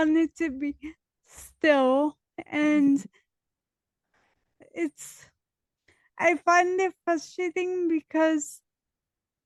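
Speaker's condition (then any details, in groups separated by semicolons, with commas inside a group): Dystonia; dystonia from infancy, DBS implanted, wheelchair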